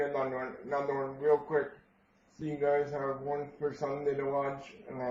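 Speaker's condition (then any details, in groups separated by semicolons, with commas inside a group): Cerebral palsy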